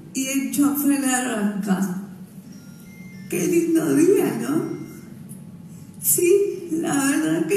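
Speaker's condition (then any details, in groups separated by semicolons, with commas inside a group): Cerebral palsy; respiratory arrest at birth; speech affected by condition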